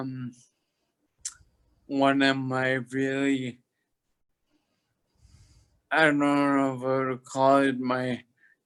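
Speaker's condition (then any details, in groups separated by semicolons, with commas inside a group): Toxic leukoencephalopathy, locked-in syndrome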